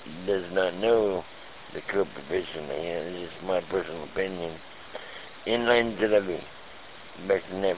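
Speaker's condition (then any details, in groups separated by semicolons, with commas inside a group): Speech impediment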